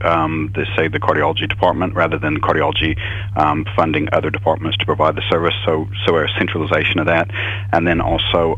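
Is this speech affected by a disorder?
No.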